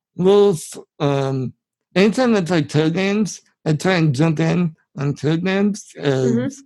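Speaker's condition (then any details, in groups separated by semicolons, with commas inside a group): Spinal muscular atrophy; genetic, from birth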